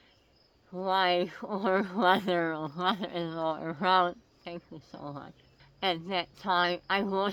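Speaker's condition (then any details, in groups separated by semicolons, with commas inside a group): Oral cancer; tracheostomy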